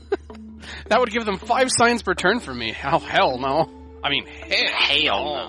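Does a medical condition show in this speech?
No.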